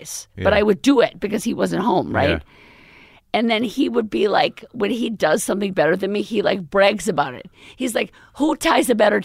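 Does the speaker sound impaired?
Yes: vocal fold paralysis; left vocal cord paralysis after ten-hour pear-sized brain tumor surgery, permanent, past intubation, tracheostomy, feeding tube; voice after recent surgery said temporary, still hard to swallow, earlier unable to swallow or talk.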